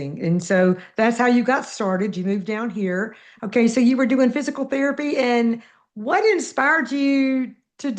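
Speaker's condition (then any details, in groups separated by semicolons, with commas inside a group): No condition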